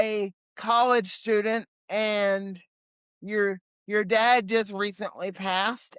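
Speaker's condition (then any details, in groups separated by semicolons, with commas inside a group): Cerebral palsy; limited mobility, legs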